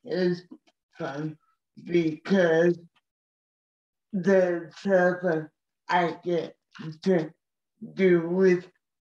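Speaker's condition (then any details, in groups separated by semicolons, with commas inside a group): Cerebral palsy; wheelchair user; severe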